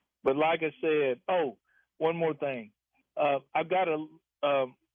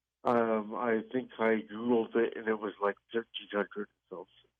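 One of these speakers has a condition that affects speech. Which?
The second: traumatic brain injury.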